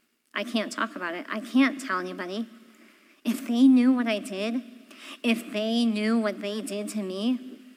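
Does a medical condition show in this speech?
Yes: cleft palate; congenital.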